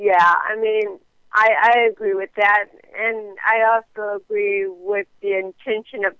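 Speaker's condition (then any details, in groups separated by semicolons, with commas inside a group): Cerebral palsy; early childhood intervention with occupational, speech and physical therapy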